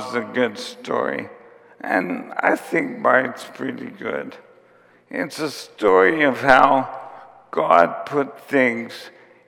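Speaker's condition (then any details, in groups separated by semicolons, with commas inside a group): ALS; onset with tiredness and clumsiness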